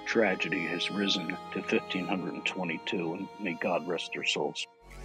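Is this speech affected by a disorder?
No.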